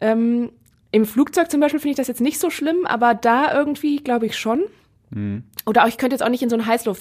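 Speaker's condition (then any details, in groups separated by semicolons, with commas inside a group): No condition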